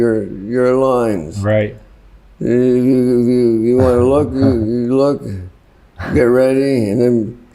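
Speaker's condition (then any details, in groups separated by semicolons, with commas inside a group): Parkinson's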